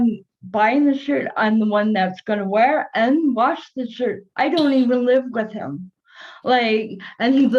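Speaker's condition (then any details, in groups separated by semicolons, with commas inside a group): Cerebral palsy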